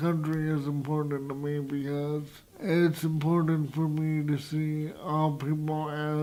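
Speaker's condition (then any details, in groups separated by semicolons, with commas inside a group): Cerebral palsy; nasal voice from air leakage, voice worst part, late talker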